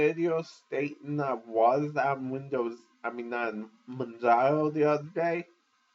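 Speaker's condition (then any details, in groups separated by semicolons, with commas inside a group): Cerebral palsy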